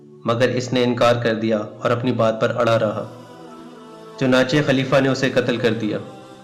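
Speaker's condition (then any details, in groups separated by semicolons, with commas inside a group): No condition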